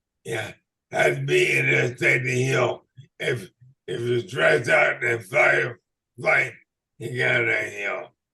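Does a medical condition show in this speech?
Yes: ALS/MND.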